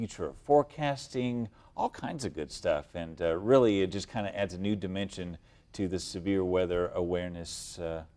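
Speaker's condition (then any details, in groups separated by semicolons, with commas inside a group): No condition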